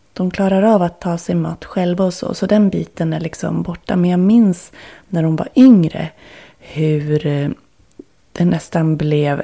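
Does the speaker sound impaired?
No.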